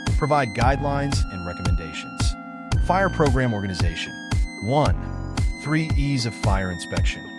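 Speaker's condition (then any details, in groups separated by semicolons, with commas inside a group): No condition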